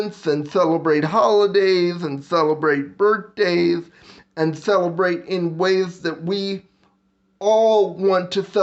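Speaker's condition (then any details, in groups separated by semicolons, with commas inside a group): Cerebral palsy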